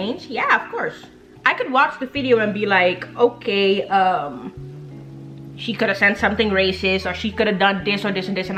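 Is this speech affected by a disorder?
No.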